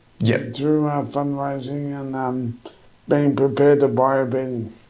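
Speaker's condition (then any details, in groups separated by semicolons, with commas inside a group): MND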